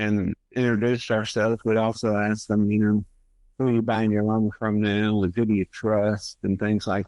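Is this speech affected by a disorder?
Yes: multiple sclerosis.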